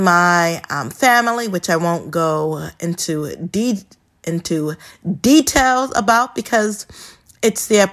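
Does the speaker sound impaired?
Yes: stuttering; traumatic brain injury; stumbles on words, may ramble; here repeated sounds.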